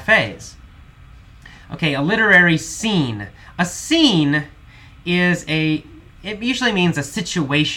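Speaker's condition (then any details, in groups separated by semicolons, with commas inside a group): No condition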